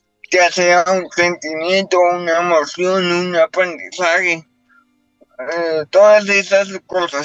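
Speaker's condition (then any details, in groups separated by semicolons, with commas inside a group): Cerebral palsy; congenital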